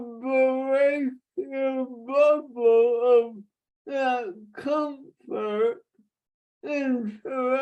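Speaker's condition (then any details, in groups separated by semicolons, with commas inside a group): Traumatic brain injury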